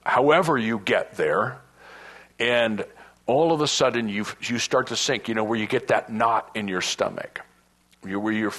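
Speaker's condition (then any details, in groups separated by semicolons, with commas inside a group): No condition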